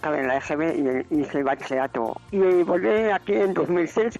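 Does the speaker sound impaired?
Yes: cerebral palsy; cerebral palsy and dysphagia from start of life, age 46, ASPACE Coruña since 1980s; lives in ASPACE Coruña residence since 2010; difficulty swallowing.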